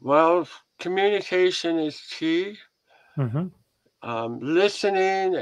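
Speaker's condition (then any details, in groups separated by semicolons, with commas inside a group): Head and neck cancer surgery; crooked head since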